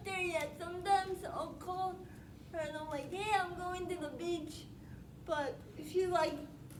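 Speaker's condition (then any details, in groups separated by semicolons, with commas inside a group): Spastic quadriplegic cerebral palsy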